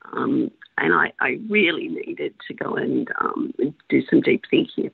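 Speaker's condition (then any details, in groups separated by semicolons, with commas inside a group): Spasmodic dysphonia; diagnosed after over 12 months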